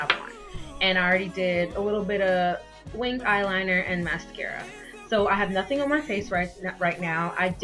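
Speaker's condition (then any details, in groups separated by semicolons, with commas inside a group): No condition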